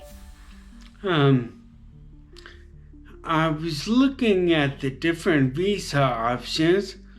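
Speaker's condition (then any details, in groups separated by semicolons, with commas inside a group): Traumatic brain injury; very debilitating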